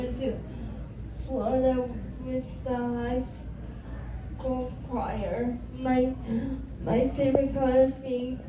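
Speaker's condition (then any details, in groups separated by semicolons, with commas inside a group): Cerebral palsy; spastic quadriplegia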